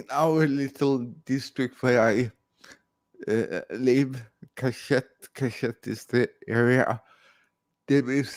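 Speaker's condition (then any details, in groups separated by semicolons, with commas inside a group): Cerebral palsy; atypical speech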